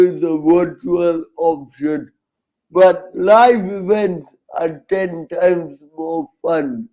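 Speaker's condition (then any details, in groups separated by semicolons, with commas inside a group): Cerebral palsy, severe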